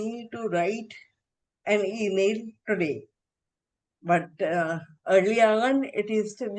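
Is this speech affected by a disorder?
Yes: encephalitis.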